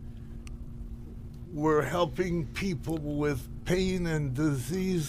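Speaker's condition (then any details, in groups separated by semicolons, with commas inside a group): Parkinson's disease; childhood accident with disability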